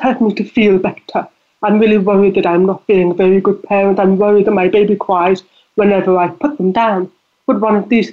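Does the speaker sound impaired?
Yes: deafness; deafness audible in voice.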